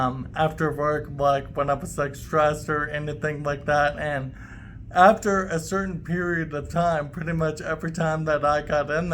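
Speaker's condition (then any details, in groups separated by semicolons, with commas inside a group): ALS; voice affected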